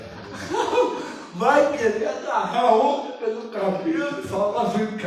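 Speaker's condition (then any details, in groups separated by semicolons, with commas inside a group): Cerebral palsy; no speech as child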